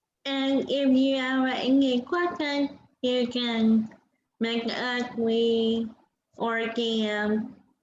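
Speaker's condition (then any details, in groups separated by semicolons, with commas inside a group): Cerebral palsy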